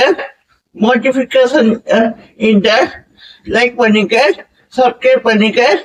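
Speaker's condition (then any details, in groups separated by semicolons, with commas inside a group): Cerebral palsy; gait training, walks alone with walker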